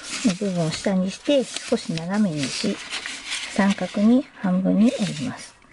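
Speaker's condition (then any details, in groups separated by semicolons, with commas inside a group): No condition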